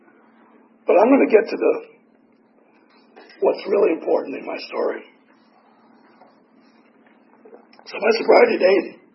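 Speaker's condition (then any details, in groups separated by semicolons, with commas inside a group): Tracheotomy; tracheotomy for 4 years, 8 surgeries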